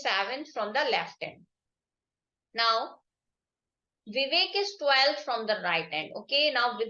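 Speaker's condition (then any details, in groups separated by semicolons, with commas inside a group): No condition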